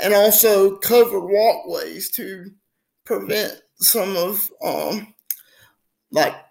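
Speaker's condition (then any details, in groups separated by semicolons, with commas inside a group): Spastic quadriplegic cerebral palsy; from birth, fully wheelchair bound, cannot move self, affects muscle tone; daily stretching to keep muscles from getting too tight, age 25; speech sometimes affected if not careful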